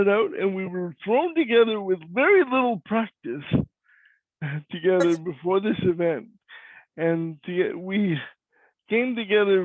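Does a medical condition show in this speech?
Yes: cerebral palsy; voice is different.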